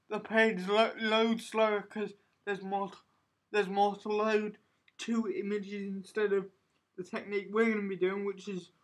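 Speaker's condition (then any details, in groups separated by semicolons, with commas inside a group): Cerebral palsy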